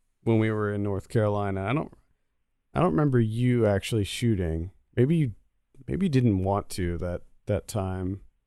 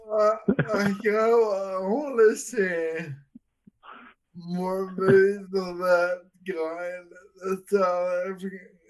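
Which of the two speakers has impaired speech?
The second: Friedreich's ataxia; Friedreich's ataxia, affects balance and coordination.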